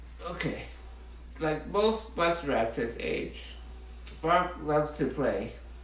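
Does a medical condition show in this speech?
Yes: muscular dystrophy; diagnosed around age 6 or 7.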